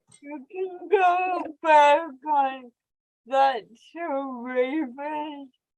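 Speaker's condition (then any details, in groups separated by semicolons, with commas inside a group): Cerebral palsy; much uncontrollable movement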